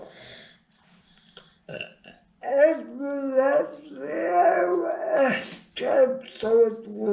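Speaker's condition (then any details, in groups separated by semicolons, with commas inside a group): Brain injury; neck operations for aspiration, speaking valve, throat muscles affected; over four decades since injury, hospitalized 4 to 5 years; speaks poorly, pushes air past vocal cords with fingers, aspirates saliva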